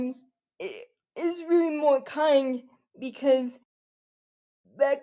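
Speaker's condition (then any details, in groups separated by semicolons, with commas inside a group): Cerebral palsy quadriplegia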